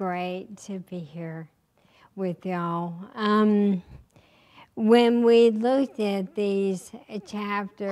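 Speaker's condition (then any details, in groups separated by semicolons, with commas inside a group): ALS; recently diagnosed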